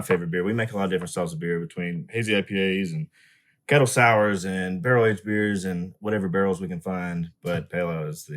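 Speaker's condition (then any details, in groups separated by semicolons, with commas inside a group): No condition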